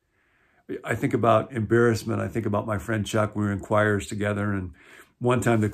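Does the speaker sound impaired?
No.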